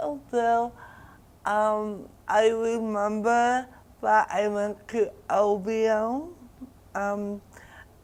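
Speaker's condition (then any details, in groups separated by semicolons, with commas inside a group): Cerebral palsy; diagnosed around age one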